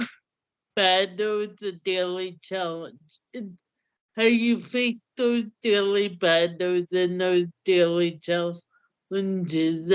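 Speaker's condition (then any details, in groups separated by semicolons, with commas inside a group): Cerebral palsy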